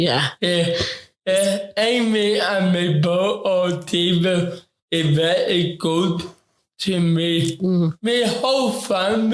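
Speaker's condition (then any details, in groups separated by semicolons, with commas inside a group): Ataxic cerebral palsy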